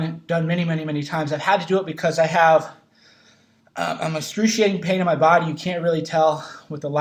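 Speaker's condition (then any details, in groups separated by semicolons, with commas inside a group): No condition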